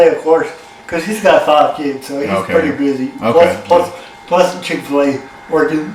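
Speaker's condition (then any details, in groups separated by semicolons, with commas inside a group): Cerebral palsy; from birth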